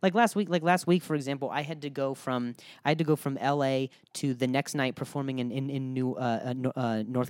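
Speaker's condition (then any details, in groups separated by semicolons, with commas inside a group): Stuttering; attends National Stuttering Association meetings, declines speech pathologist suggestions such as breathing techniques; worse on stage when rushing and trying harder, occurs over phone, different cadence, throat shake; repeated sounds, repeated words, prolonged sounds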